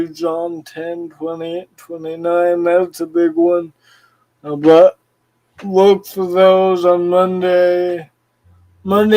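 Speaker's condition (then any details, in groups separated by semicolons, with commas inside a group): Cerebral palsy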